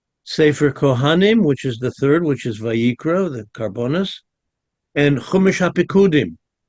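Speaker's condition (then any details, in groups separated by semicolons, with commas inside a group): No condition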